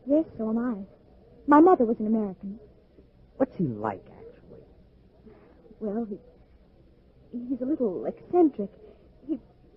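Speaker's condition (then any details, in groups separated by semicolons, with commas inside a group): No condition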